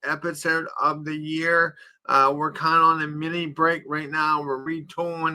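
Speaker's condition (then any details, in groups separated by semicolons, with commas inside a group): Cerebral palsy; from birth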